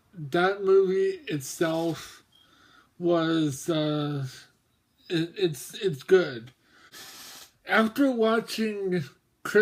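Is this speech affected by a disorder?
Yes: mobius syndrome.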